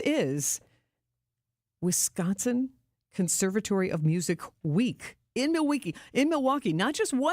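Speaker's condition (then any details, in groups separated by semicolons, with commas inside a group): No condition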